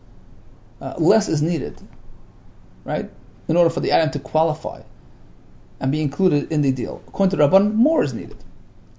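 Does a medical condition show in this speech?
No.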